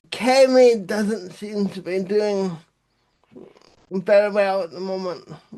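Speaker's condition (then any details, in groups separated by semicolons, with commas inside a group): Cerebral palsy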